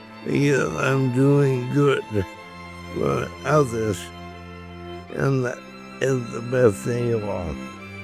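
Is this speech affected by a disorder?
Yes: amyotrophic lateral sclerosis.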